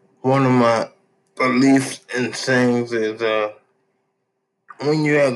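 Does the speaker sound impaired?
Yes: cerebral palsy; uses wheelchair.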